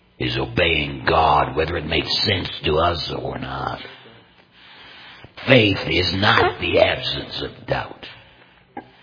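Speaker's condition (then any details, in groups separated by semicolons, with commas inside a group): Total laryngectomy; may sound painful to listeners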